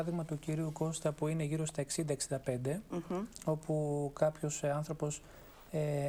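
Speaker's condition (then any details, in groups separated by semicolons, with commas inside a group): No condition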